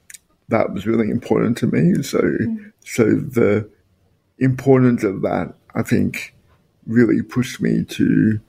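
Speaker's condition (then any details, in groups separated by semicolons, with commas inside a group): Spastic quadriplegic cerebral palsy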